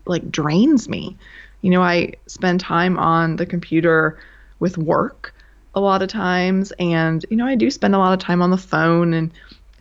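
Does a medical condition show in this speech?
No.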